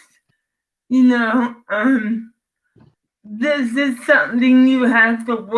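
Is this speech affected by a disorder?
Yes: cerebral palsy; from birth.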